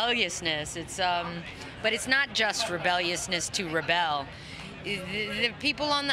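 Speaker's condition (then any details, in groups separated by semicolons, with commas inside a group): No condition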